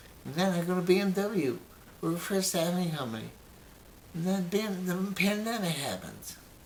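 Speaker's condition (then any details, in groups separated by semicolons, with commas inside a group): Brain injury; memory greatly affected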